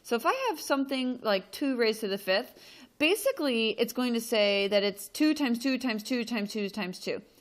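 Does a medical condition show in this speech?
No.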